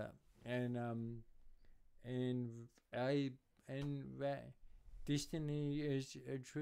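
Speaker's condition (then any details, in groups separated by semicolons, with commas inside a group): Cerebral palsy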